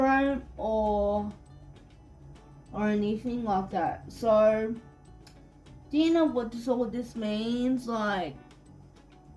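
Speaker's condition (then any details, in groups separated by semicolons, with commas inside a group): Cerebral palsy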